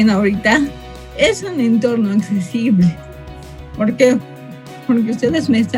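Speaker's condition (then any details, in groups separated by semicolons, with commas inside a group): Cerebral palsy from birth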